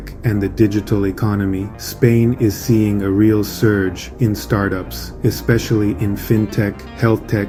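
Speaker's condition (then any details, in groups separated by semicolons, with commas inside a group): No condition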